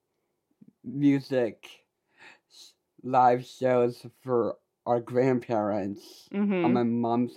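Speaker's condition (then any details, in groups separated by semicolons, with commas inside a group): Down syndrome; able to do public speaking, able to express self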